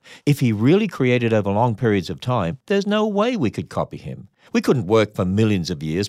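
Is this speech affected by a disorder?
No.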